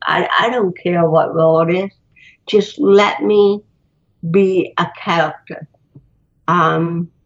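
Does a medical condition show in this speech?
Yes: cerebral palsy; botox.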